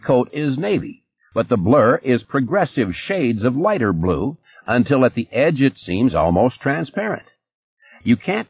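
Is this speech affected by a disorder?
No.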